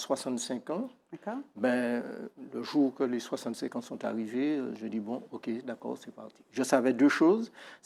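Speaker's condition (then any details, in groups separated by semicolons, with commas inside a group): No condition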